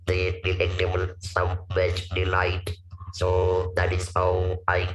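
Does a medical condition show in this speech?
Yes: laryngectomy for vocal cord cancer, stage 4 vocal cord cancer; speaks with electrolarynx; stage 4 vocal cord cancer at 44, Dr. Kultup Patel surgery, tracheostomy, 30 radiotherapy in Ahmedabad; lost natural voice, hoarse then whispering, wrote 3 months, robotic electrolarynx voice, no pitch or emotion.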